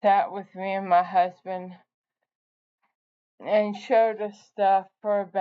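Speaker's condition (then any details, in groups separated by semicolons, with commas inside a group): ALS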